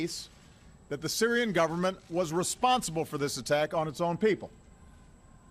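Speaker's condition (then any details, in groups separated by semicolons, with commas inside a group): No condition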